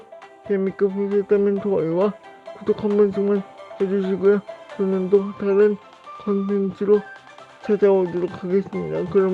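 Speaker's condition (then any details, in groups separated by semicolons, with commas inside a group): Brain lesion disability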